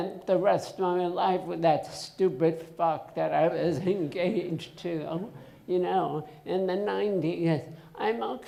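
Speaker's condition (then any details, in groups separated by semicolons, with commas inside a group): Essential tremor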